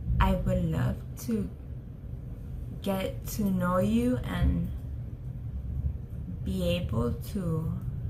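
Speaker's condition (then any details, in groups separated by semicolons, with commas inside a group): Traumatic brain injury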